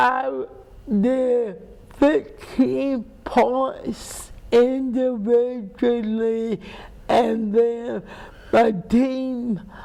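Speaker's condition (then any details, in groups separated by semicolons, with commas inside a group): Cerebral palsy; speech impairment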